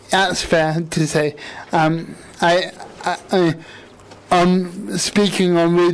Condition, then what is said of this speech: Cerebral palsy. It takes me quite a bit of effort, but I'm not trying